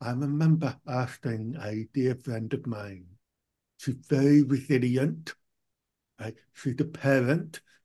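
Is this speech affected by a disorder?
Yes: profound deafness; born profoundly deaf, powerful hearing aids early, cochlear implant one ear after ear problem; cochlear implant about 20 years, hears nothing with implant off; hearing aids let own speech be heard, speech not too bad.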